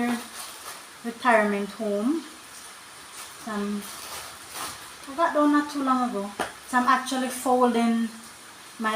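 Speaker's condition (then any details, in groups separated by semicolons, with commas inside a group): No condition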